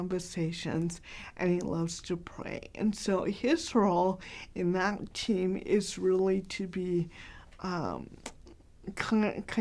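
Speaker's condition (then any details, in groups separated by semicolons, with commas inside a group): Cerebral palsy, mild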